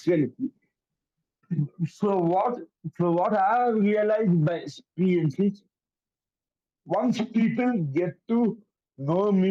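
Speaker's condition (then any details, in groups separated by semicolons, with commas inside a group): Cerebral palsy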